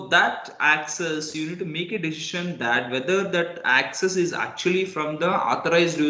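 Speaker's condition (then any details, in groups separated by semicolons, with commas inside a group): No condition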